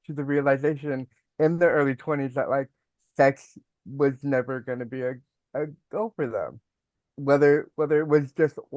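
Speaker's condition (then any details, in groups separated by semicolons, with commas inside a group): Cerebral palsy; mild speech impediment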